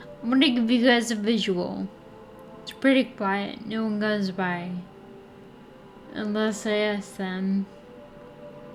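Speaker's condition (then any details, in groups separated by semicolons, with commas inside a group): Friedreich's ataxia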